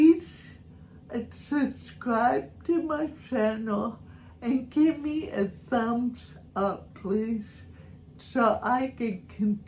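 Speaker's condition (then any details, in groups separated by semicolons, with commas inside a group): Cerebral palsy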